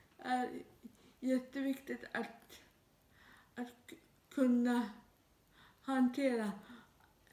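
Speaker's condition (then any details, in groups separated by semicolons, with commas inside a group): Dyskinetic cerebral palsy; dyskinetic form, severe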